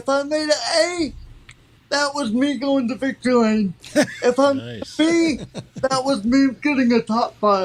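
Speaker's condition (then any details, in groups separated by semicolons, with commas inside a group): Cerebral palsy; from birth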